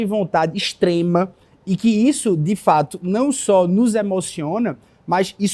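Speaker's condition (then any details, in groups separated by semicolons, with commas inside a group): No condition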